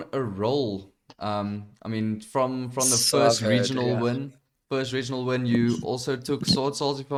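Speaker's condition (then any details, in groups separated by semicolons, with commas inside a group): No condition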